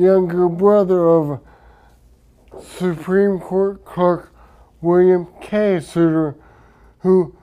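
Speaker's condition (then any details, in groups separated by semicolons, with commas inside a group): Traumatic brain injury; severe head injury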